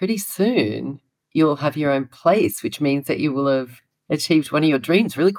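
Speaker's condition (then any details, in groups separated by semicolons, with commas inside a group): No condition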